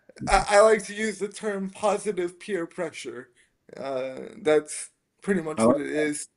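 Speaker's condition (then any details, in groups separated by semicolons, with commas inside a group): Spastic quadriplegic cerebral palsy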